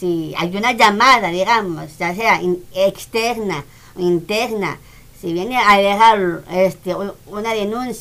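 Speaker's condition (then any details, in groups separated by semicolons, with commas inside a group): Down syndrome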